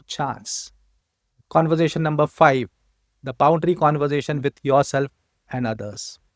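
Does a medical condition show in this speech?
No.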